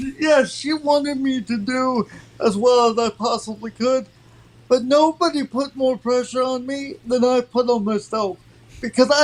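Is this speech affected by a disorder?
Yes: cerebral palsy; from birth.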